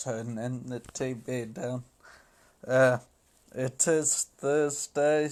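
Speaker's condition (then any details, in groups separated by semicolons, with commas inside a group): Multiple sclerosis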